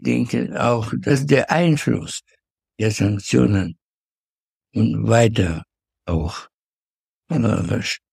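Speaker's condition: Parkinson's disease; enormous forgetfulness; severe forgetfulness; forgets words mid-sentence

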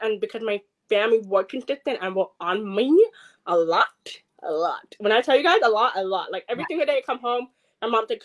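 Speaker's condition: Deafness, acquired at age four; caused by daycare center negligence; speaks verbally with own voice

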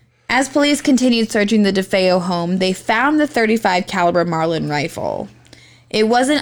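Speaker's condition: No condition

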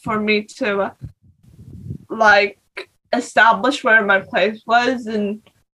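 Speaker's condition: Cerebral palsy; uses wheelchair and crutches to move around

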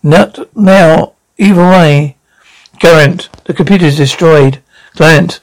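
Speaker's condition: No condition

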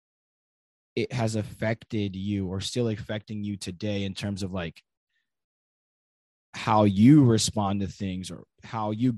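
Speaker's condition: No condition

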